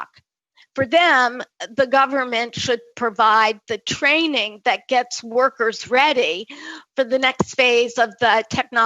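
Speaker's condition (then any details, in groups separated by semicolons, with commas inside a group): No condition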